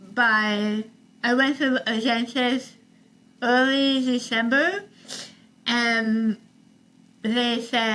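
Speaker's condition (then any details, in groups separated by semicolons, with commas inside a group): Tongue cancer, partial glossectomy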